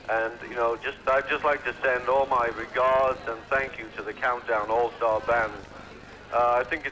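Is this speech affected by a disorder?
No.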